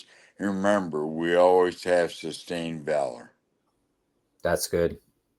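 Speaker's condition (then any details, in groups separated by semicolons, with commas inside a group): Lou Gehrig's disease (ALS)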